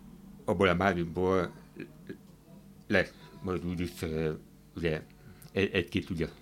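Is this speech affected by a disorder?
Yes: hard of hearing; hearing aid use.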